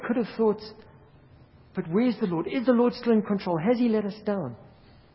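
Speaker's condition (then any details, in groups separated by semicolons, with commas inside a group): No condition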